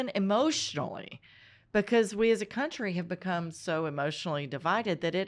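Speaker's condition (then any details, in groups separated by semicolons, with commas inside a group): No condition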